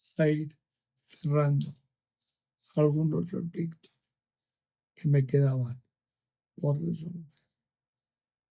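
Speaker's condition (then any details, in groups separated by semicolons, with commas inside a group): Amyotrophic lateral sclerosis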